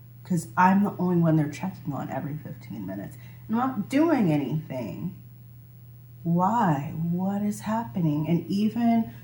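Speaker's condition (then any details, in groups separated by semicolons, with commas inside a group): No condition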